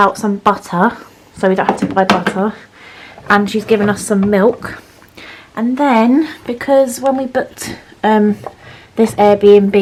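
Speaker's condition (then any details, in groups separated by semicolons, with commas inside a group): No condition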